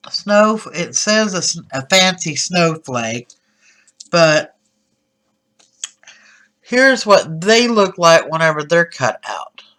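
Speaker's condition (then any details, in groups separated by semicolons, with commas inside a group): No condition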